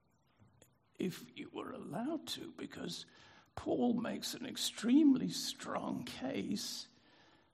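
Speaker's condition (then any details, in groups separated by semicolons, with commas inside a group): Spasmodic dysphonia; spasmodic dystonia subtype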